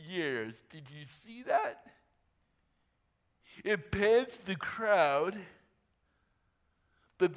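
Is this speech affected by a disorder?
Yes: torsion dystonia; torso twisting muscle and nerve disease, worsened through high school, fine motor cerebral palsy since birth; speech altered by torso twisting.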